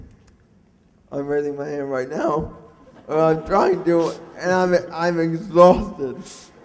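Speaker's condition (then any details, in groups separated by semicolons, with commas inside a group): Cerebral palsy; mixed quadriplegic type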